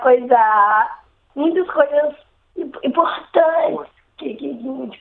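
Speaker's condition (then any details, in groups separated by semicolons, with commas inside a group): Down syndrome; Down syndrome since birth, aged 15, fragile health until about age 10; already talking when small, began stuttering after 2.5-year move to Germany, development somewhat delayed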